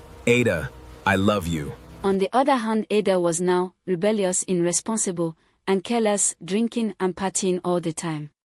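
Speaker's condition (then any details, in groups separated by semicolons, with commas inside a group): No condition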